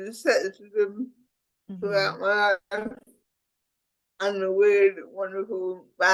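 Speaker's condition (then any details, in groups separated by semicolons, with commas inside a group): Cerebral palsy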